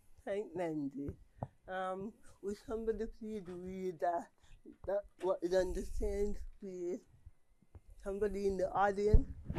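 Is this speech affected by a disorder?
Yes: cerebral palsy.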